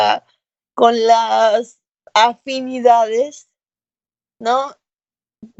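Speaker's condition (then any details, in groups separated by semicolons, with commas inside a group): Cerebral palsy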